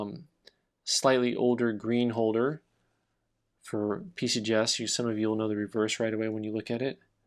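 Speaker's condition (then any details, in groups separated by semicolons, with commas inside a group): No condition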